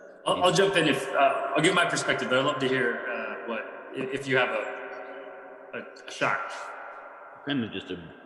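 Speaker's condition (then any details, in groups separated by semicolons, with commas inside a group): No condition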